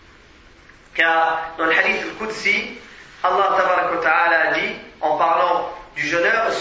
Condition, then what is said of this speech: No condition.